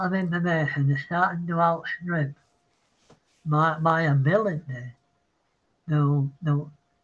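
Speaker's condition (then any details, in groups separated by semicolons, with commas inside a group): Parkinson's; citing Parkinson's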